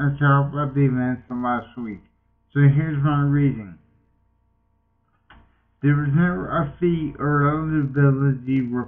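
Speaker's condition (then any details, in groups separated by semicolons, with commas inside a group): Multiple sclerosis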